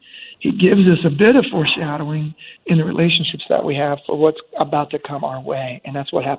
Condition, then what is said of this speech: Spasmodic dysphonia. And when I have to speak loudly or try to project my voice, the muscle spasms kind of take over and my voice breaks apart.